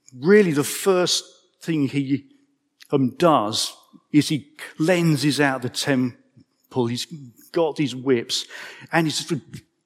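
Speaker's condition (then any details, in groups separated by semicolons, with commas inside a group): Stammer; man aged 55; stammer audible in speech; blocks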